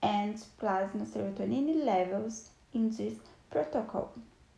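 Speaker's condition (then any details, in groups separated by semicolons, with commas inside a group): No condition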